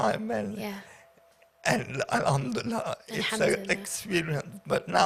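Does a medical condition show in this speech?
Yes: paraplegia with essential tremor.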